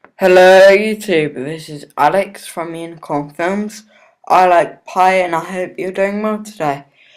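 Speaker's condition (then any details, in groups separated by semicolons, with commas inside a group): Cerebral palsy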